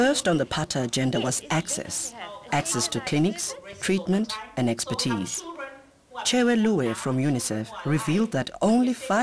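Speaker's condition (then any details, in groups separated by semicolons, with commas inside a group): No condition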